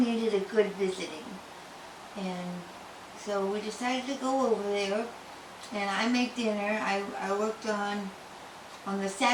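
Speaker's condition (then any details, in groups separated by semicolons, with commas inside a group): Tongue cancer; had speech therapy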